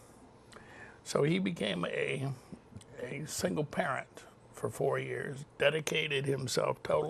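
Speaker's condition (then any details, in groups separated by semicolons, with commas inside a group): Cerebral palsy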